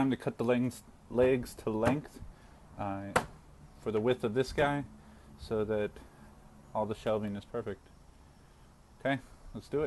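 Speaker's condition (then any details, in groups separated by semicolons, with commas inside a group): No condition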